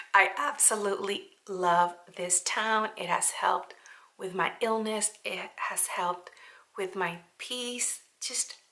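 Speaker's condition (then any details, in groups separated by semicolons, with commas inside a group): No condition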